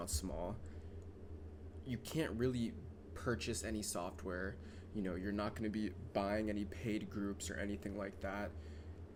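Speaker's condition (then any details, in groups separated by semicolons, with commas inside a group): No condition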